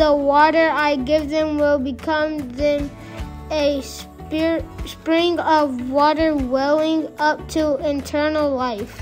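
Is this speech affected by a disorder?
No.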